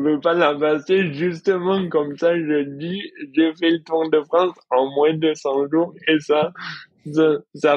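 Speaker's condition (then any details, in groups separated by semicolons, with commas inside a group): Dystonia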